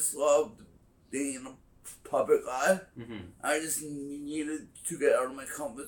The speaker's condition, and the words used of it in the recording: Stuttering. But with you, when you're stuttering, it's expected because people are trying to like take in what you're saying.